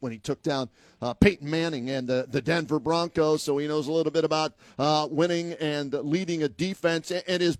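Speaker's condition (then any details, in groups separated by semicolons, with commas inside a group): No condition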